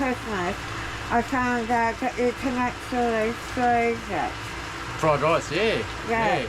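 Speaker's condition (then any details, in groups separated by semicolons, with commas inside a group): Jaw cancer surgery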